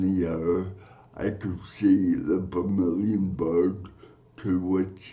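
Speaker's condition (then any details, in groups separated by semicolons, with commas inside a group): Cerebral palsy; from birth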